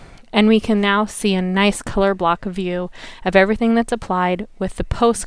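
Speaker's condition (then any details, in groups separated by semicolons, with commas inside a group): No condition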